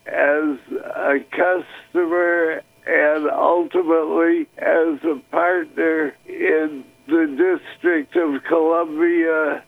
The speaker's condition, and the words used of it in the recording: Parkinson's disease. I hear it played back as it used to be.